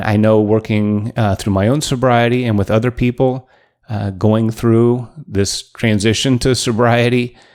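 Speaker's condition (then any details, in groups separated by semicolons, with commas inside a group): No condition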